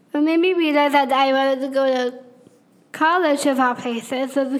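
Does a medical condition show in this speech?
Yes: Down syndrome; congenital, extra chromosome, low muscle tone, could not speak or walk early in childhood, constant therapies; ongoing speech class, attended since childhood; speaking among more difficult things, way of talking might seem weird.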